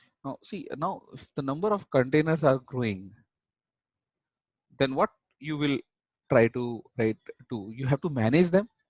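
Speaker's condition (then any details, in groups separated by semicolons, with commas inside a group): No condition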